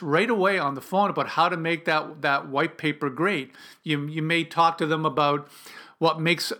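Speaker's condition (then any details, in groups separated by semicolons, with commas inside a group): No condition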